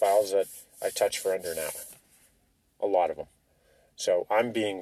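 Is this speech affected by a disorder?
No.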